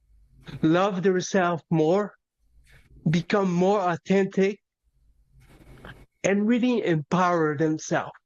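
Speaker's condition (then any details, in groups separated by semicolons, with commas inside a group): Cerebral palsy; present from birth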